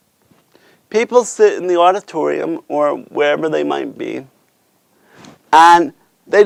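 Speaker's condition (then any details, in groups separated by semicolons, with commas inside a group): Cerebral palsy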